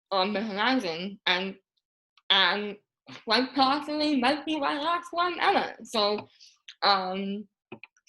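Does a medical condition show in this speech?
Yes: Moebius syndrome; paralyzed tongue.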